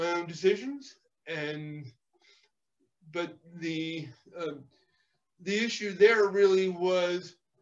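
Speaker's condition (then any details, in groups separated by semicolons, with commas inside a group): Cerebral palsy; physical therapy in childhood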